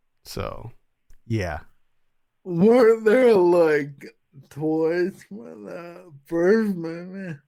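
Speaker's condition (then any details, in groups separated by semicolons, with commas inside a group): Friedreich's ataxia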